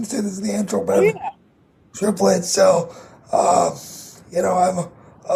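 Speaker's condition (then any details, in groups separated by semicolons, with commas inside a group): Cerebral palsy; voice audibly affected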